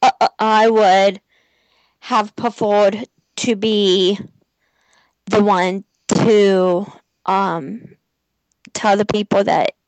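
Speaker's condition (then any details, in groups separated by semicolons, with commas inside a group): Stuttering; onset age 3 to 4, during therapy for other speech impediments, therapist suspected that therapy caused it; speech therapy through grade school, middle school, part of freshman year of high school; blocked on nearly every word when job began, now pretty fluent on phone, sometimes cannot get words out; prolonged sounds, blocks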